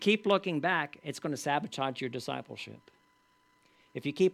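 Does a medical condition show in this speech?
No.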